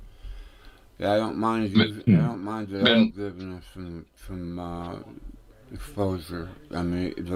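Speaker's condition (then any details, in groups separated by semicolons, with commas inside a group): Tongue cancer; tongue burns when food touches it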